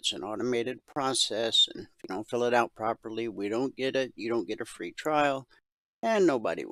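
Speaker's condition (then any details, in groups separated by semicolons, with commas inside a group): No condition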